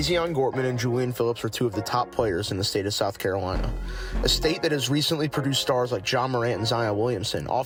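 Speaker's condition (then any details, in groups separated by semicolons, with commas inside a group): No condition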